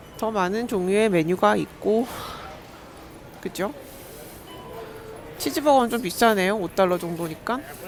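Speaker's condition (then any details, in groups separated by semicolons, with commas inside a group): No condition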